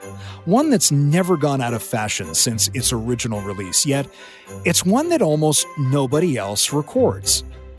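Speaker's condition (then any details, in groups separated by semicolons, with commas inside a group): No condition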